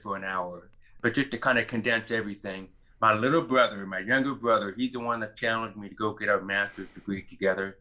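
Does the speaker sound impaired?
Yes: profound hearing loss; congenital severe to profound hearing loss, family history of deafness, diagnosed about age 2, hearing aids, years of speech therapy; learned to speak through hard effort, distinctive voice and accent.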